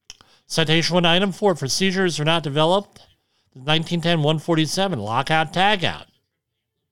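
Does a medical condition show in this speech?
Yes: cleft lip and palate; has tinnitus.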